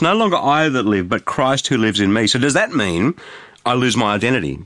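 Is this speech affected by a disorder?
No.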